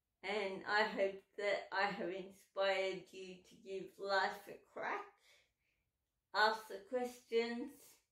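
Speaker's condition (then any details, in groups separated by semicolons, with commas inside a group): Cerebral palsy, dystonic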